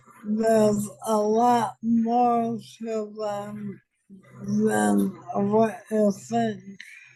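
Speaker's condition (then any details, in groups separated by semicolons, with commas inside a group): ALS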